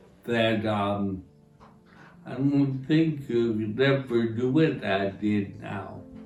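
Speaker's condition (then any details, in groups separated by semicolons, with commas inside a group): Traumatic brain injury (pontine cavernoma)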